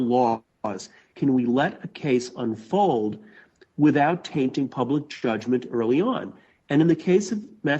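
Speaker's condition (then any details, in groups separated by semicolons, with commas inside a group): No condition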